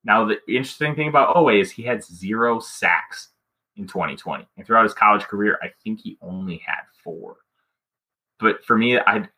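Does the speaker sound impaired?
No.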